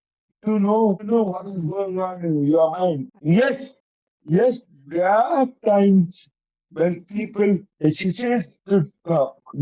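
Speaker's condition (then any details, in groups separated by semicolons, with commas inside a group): Cerebral palsy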